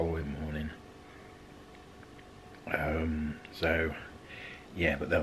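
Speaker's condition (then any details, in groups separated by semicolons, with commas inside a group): No condition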